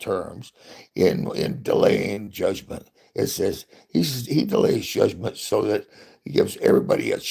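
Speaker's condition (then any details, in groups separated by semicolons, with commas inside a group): Parkinson's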